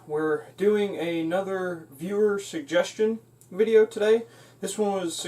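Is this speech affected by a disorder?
No.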